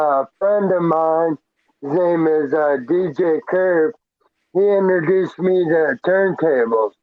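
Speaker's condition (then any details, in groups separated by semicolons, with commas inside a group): Traumatic brain injury; hit by car as pedestrian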